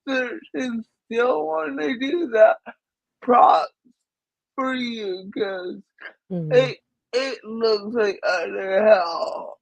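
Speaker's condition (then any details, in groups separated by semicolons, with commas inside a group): Cerebral palsy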